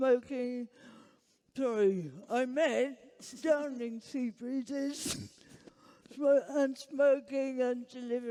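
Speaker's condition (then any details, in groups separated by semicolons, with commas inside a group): Huntington's disease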